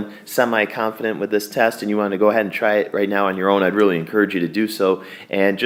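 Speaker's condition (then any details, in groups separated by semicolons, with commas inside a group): No condition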